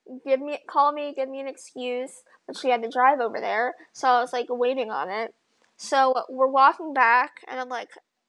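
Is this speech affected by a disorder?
Yes: bilateral cleft lip and palate; quite a few repair surgeries.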